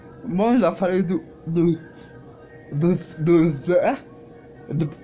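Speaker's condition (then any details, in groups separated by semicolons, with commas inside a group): Cerebral palsy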